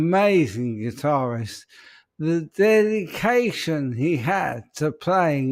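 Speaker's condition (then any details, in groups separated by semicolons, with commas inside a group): ALS; speech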